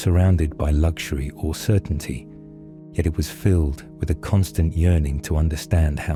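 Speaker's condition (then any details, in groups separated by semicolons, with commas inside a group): No condition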